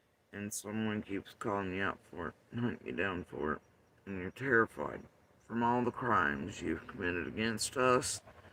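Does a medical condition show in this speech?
Yes: facial paralysis after surgery; tongue.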